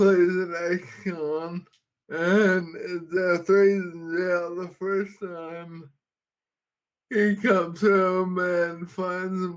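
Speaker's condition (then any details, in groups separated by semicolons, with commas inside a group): Friedreich's ataxia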